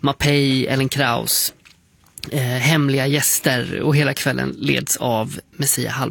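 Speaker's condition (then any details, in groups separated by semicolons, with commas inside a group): No condition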